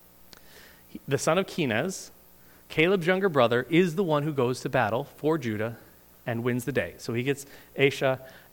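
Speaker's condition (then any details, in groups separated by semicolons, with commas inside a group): No condition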